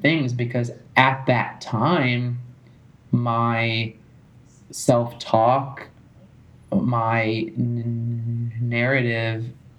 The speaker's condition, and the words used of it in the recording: Stuttering. But no, because I mean, it's so cool that I'm in such a different place with this part of my voice,